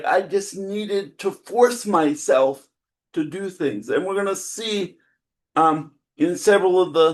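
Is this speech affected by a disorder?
Yes: cerebral palsy; spastic type.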